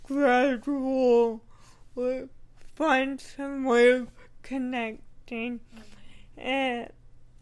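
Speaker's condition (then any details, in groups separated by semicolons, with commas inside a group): Cerebral palsy; working with speech therapist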